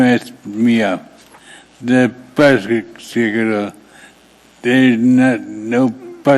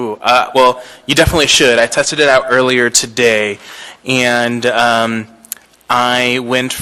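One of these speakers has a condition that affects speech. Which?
The first: traumatic brain injury; car accident; after car accident.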